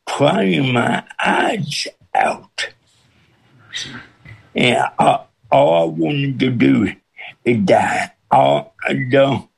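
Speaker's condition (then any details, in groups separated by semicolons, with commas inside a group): Cerebral palsy with speech impediment; cerebral palsy since birth; John Hayes feared nobody could understand, audience followed within minutes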